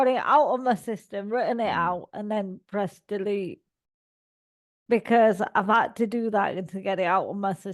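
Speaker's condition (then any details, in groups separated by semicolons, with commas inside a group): Cerebral palsy; all four limbs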